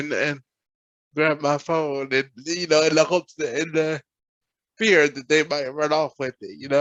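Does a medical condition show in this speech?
Yes: cerebral palsy; present from birth.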